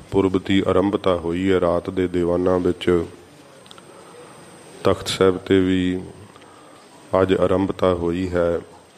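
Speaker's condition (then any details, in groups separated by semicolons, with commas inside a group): No condition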